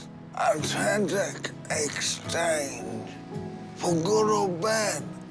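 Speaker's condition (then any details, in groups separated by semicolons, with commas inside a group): Brain injury; long rehab to regain talking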